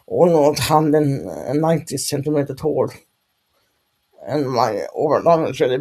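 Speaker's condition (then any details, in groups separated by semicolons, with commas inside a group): Dystonia; secondary spasticity, dystonia, parkinsonian tremor, arm, right shoulder operation; wheelchair user, involuntary movements, stiffness, new vascular parkinsonism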